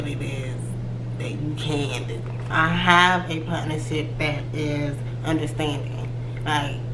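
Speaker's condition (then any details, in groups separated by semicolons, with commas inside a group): Cerebral palsy; from birth, left leg affected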